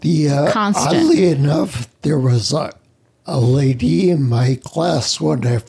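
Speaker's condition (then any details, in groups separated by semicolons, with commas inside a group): Spinocerebellar ataxia; rare neuromuscular disease, mobility challenged, disabilities for over 20 years, seen by neurologist; speech impediment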